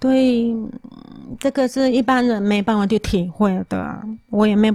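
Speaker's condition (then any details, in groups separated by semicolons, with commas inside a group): Moderate-to-severe hearing loss; then only sees lips moving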